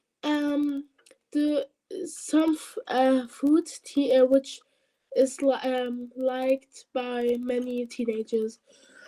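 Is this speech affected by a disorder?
No.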